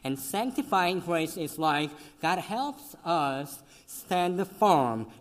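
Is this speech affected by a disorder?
Yes: cleft lip and palate; congenital, severe.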